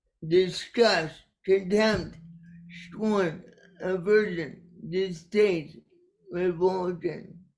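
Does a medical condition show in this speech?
Yes: cerebral palsy; caused by brainstem aneurysm.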